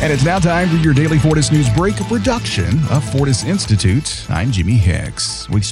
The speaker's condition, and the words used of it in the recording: None; typical speech.